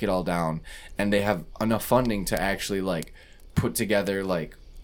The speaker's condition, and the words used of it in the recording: No condition.